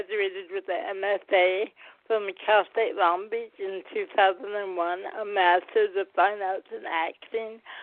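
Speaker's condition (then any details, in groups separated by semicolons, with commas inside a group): Cerebral palsy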